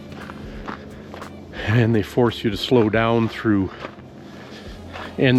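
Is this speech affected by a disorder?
No.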